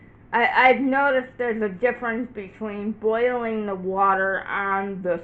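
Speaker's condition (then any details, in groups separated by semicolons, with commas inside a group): Cerebral palsy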